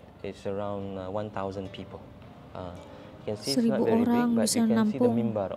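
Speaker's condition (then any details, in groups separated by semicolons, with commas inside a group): No condition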